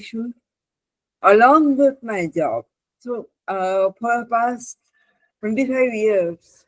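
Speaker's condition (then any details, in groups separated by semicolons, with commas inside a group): Cerebral palsy; spastic left hand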